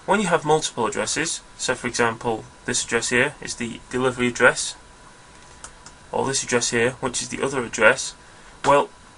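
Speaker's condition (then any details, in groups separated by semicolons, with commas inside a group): No condition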